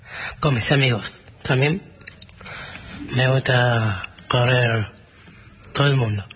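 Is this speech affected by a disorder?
Yes: Down syndrome; trisomy 21, three copies of chromosome 21 in all body cells.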